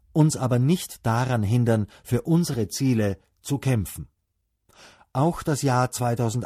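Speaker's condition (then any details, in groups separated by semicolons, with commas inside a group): No condition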